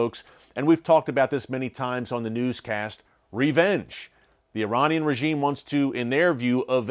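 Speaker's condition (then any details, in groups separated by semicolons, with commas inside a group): No condition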